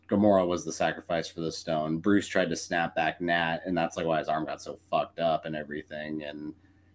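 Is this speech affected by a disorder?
No.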